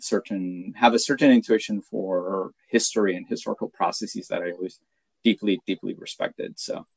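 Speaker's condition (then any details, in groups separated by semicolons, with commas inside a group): No condition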